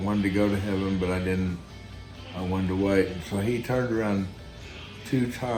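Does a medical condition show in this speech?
Yes: Guillain-Barré syndrome.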